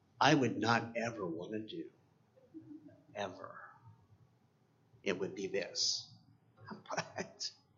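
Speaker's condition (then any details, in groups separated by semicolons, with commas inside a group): Cleft palate; congenital cleft palate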